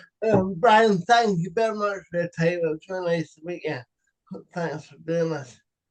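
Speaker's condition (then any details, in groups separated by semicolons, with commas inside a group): Cerebral palsy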